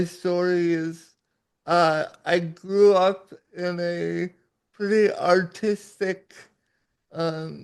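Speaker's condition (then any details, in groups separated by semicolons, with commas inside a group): Cerebral palsy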